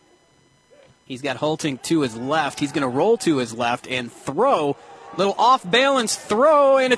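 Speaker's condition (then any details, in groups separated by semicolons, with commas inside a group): No condition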